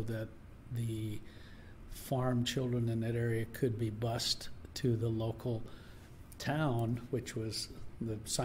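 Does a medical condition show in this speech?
No.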